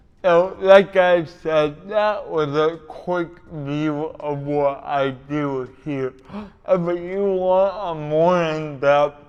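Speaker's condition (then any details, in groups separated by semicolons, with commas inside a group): Cerebral palsy; uses adaptive equipment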